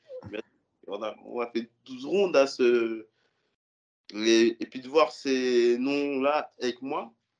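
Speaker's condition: Stuttering; never a problem for him, volunteers to speak to media; occasional stutter audible during interview; occasional mild stutter; repeated sounds

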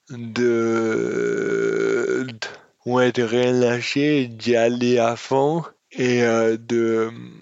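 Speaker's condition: Dystonia; congenital

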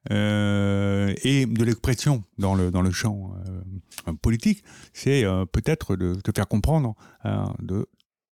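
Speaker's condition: Profound deafness from birth, congenital

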